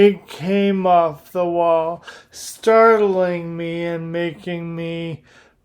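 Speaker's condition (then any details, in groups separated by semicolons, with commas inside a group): Primary lateral sclerosis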